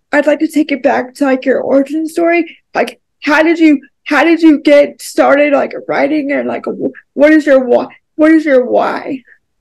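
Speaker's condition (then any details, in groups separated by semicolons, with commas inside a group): Cerebral palsy; more severe form; harder to talk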